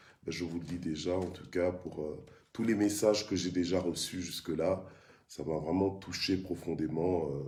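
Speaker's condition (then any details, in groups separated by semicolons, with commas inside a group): No condition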